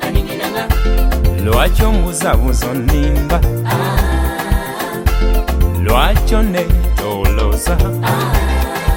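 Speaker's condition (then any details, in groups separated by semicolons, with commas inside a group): No condition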